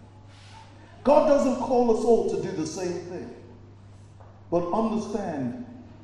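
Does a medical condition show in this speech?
No.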